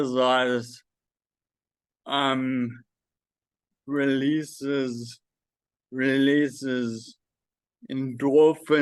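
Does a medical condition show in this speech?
Yes: Friedreich's ataxia; does voice exercises.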